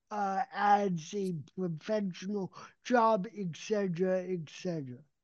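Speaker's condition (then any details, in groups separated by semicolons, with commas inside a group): Cerebral palsy; gait severely affected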